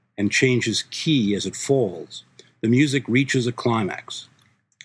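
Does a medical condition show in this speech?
No.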